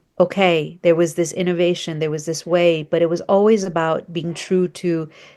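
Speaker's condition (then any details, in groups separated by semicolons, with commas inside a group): No condition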